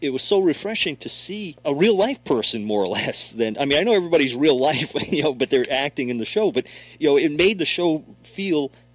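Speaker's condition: No condition

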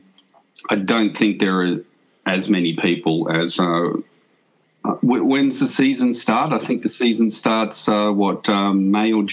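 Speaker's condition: No condition

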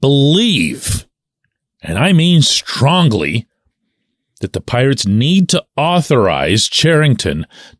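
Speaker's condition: No condition

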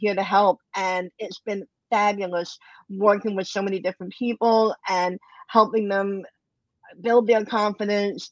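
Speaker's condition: Cleft lip and palate, bilateral

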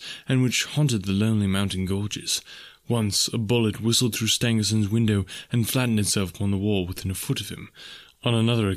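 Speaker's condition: No condition

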